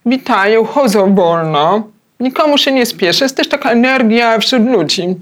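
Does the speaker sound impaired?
Yes: hard of hearing, cochlear implant.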